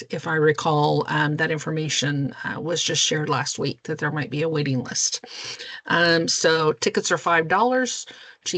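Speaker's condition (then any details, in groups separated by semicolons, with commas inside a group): No condition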